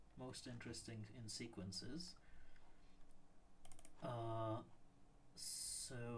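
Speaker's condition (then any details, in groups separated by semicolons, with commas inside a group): No condition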